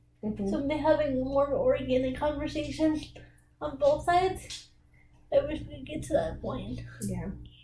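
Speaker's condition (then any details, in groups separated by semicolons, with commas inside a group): Cerebral palsy; brain damage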